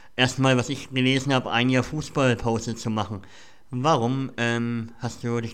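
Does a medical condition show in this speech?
Yes: cleft palate; cleft palate present since childhood, speech impediment; voice may audibly show the cleft, says by the norm listeners would find podcasting unlistenable.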